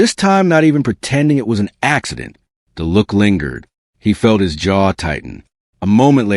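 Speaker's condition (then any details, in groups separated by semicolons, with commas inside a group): No condition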